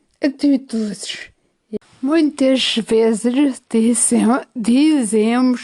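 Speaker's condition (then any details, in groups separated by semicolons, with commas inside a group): Ataxia after brain injury; acquired, brain injury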